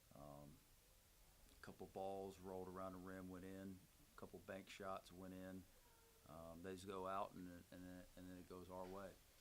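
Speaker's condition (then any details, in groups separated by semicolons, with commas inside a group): No condition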